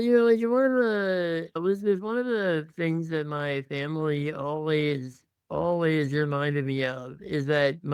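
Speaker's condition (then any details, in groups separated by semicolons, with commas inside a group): Muscular dystrophy; tracheostomy for breathing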